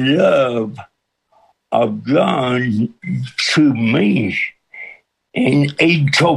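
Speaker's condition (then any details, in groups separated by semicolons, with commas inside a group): Cerebral palsy with speech impediment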